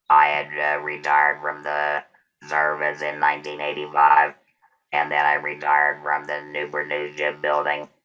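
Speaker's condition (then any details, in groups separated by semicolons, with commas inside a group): Total laryngectomy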